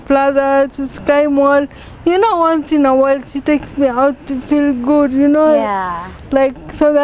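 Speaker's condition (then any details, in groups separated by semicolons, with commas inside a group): Cerebral palsy; from birth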